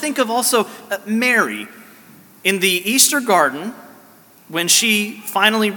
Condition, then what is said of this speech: No condition.